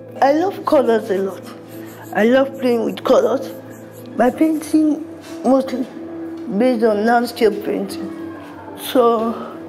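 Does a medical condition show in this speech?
Yes: severe cerebral palsy; uses wheelchair.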